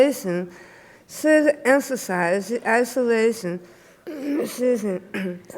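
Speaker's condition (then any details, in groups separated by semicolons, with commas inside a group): Tongue and floor-of-mouth cancer; stage 3 tongue, mouth-floor cancer, surgery, neck dissection, tracheostomy, radiation bone death; survivor; voice often not understood by machines, worse when stressed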